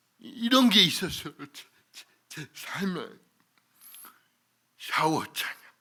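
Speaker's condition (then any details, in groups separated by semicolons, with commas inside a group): Cerebral palsy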